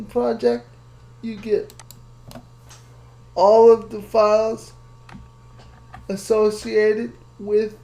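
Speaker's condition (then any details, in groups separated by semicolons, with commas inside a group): Cerebral palsy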